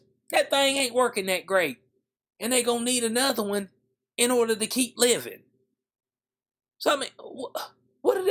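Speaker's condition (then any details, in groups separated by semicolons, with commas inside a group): No condition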